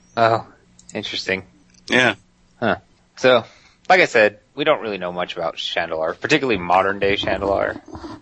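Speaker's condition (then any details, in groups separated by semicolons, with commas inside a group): No condition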